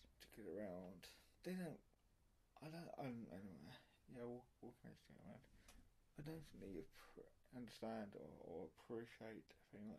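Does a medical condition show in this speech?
Yes: cerebral palsy, mild.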